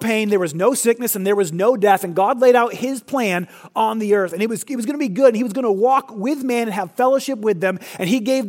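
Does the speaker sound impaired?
No.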